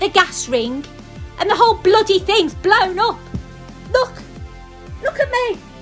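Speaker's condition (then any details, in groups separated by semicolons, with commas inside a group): No condition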